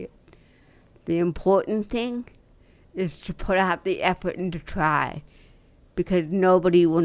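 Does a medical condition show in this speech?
Yes: dystonia.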